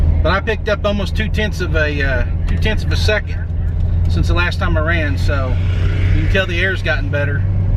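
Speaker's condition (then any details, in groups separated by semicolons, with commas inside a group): No condition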